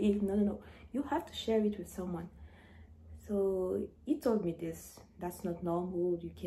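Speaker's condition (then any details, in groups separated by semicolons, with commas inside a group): No condition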